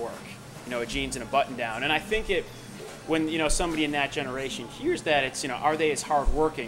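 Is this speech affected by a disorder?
No.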